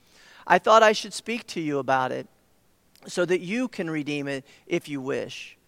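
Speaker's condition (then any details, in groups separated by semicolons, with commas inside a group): No condition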